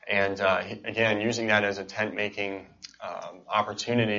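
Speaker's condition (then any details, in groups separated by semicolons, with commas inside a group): Cleft palate and cleft lip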